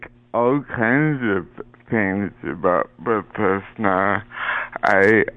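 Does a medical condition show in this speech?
Yes: cerebral palsy.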